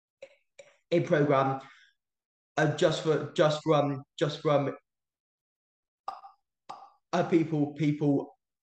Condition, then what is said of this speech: Stuttering. I find if I'm posted on socials, I am a lot more articulate, and I feel that I actually.